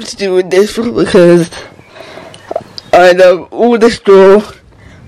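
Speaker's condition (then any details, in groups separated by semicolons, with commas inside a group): Cerebral palsy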